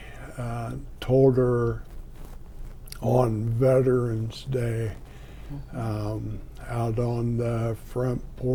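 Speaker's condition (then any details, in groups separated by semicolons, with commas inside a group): ALS; about two years since diagnosis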